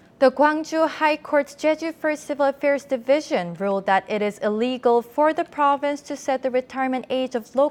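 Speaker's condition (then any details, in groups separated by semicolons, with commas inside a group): No condition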